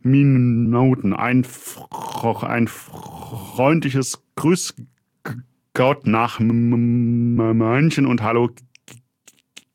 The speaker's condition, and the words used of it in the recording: Stuttering. Und ich verspreche euch, es wird im Laufe der Folge auch noch hörbarer.